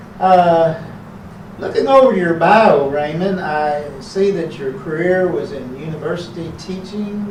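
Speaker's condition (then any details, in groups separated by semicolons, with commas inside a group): No condition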